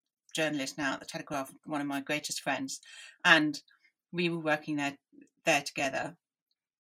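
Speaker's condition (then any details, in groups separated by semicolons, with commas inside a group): Deafness; deaf from early age, analog hearing aids in childhood, hopeless and unwieldy, listening took effort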